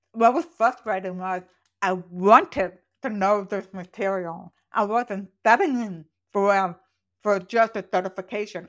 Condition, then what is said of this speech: Deafness. I knew I had an accent that hailed from nowhere accessible